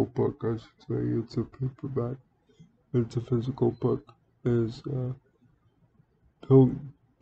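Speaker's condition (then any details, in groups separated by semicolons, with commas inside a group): Cerebral palsy; speaks relatively well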